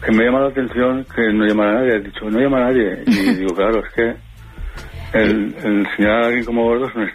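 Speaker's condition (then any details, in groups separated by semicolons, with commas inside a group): Parkinson's disease; on antiparkinson medication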